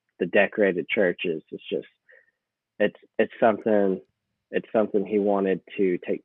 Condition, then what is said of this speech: None; typical speech.